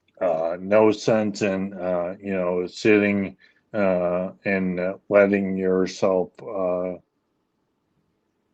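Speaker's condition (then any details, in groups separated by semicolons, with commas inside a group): ALS; speech issues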